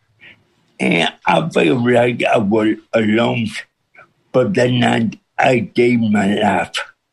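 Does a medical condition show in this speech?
Yes: cerebral palsy with speech impediment; speech impediment since birth, John Hayes feared nobody could understand, audience followed within minutes.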